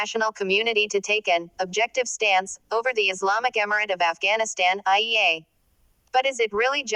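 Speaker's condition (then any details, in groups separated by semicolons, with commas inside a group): No condition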